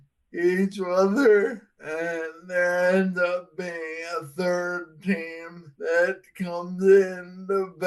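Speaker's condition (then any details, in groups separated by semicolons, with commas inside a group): Friedreich's ataxia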